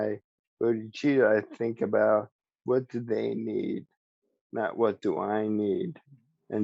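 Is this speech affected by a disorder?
Yes: ALS; speech still preserved.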